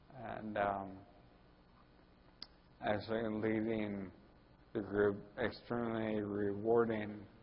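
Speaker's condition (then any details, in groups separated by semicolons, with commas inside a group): Ataxia; Friedreich's ataxia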